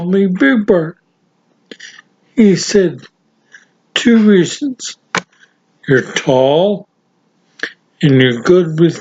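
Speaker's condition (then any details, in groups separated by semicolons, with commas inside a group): Severe traumatic brain injury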